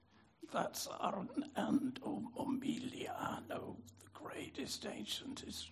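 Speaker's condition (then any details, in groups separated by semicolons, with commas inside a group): Spasmodic dysphonia; no known cure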